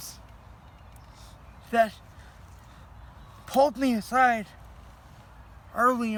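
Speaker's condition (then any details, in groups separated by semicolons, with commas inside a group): Cerebral palsy; heavily altered breathing patterns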